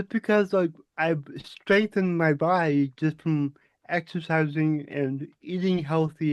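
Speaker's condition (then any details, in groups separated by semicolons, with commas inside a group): Cerebral palsy; from birth, affects muscles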